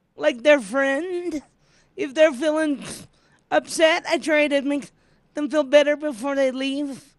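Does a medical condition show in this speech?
Yes: cerebral palsy; very stiff, can hardly move fingers and hands unaided, friend helps write poems every Wednesday; deep voice.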